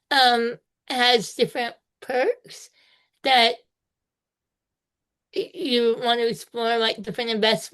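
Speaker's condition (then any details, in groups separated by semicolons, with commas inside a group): Spinal muscular atrophy type two; needs personal care assistance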